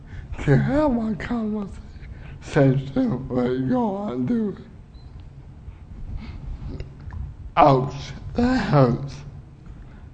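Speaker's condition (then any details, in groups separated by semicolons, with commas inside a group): Cerebral palsy; uses wheelchair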